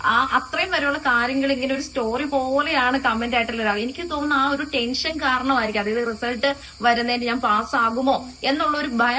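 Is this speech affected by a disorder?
No.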